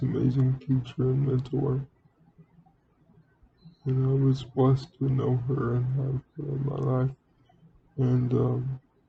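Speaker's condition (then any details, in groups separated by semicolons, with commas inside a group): Cerebral palsy; wheelchair user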